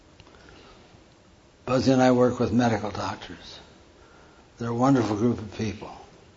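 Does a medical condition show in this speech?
Yes: Parkinson's; hand tremor during talk.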